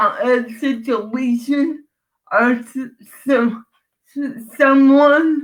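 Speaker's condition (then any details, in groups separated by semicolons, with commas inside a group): Cerebral palsy; from birth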